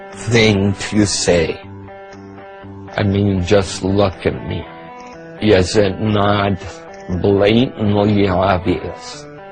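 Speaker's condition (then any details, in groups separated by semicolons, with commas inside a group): Multiple sclerosis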